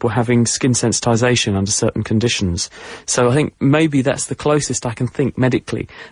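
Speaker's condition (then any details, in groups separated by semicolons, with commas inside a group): No condition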